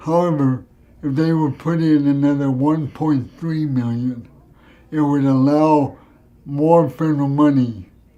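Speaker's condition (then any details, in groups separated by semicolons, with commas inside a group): Cerebral palsy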